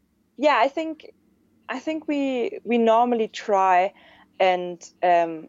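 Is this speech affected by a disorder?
No.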